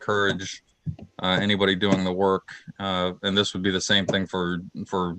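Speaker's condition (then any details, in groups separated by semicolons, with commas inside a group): No condition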